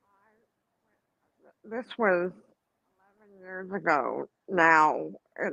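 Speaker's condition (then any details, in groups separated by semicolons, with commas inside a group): Tongue cancer; radiation treated, later hemorrhagic stroke from radiation; 11 years since diagnosis, new tongue spot biopsied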